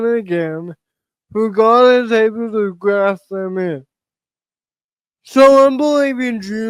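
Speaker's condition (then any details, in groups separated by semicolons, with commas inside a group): Cerebral palsy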